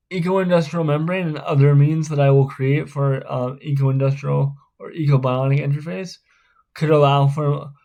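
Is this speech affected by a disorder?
Yes: spastic cerebral palsy.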